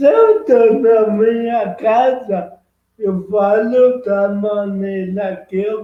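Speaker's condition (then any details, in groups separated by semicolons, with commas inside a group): Cerebral palsy; present from birth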